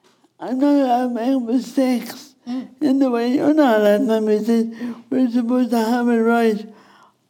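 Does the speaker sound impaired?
Yes: speech impediment; talks either too slow or too fast, hard to understand when too fast and animated.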